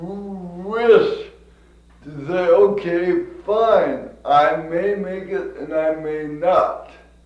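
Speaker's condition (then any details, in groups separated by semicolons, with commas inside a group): Cerebral palsy; from birth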